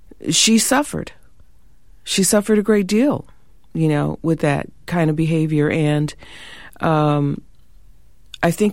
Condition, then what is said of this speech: No condition.